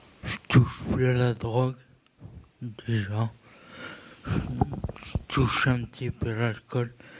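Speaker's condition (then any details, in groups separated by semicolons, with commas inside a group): Acquired brain injury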